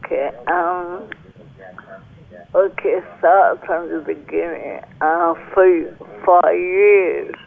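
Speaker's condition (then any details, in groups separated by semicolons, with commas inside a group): Cerebral palsy; impaired speech, noticeable to listeners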